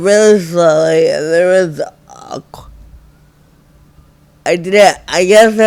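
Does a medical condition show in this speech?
Yes: Friedreich ataxia.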